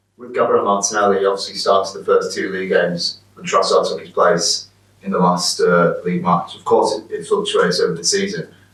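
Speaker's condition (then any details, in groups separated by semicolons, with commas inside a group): No condition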